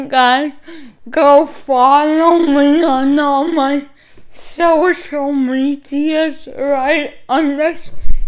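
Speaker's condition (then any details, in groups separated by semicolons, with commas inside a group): Cerebral palsy; caused by lack of oxygen at birth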